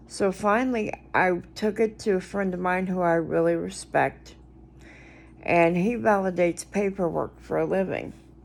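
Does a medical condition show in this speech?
Yes: cerebral palsy; speech noticeably atypical.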